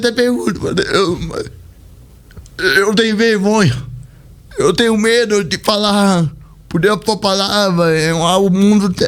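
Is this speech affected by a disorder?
Yes: cerebral palsy; speech not normal.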